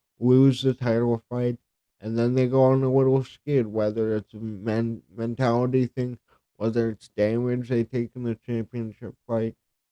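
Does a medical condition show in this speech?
Yes: cerebral palsy.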